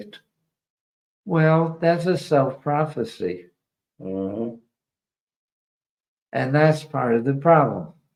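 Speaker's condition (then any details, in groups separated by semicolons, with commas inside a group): ALS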